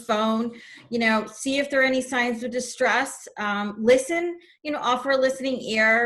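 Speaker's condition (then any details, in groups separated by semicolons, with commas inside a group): No condition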